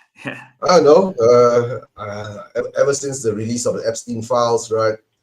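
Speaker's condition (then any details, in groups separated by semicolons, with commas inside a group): No condition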